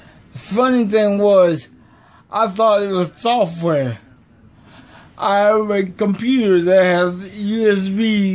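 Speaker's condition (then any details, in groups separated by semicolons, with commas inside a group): Cerebral palsy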